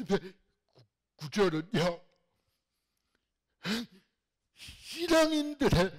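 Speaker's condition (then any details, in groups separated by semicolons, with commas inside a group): Cerebral palsy; fairly severe in childhood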